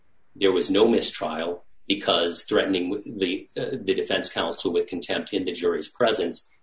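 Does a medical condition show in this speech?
No.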